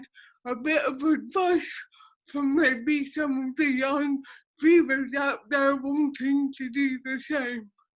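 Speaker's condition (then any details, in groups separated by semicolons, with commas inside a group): Cerebral palsy; affects speech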